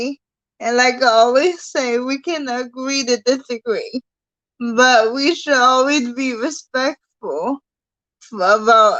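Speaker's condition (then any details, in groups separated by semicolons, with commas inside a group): Cerebral palsy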